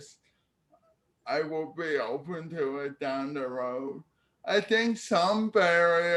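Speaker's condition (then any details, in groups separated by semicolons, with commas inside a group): Cerebral palsy; speech therapy in childhood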